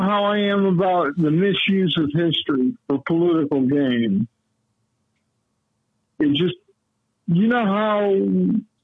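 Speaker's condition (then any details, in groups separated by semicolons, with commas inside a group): Cerebral palsy; lifelong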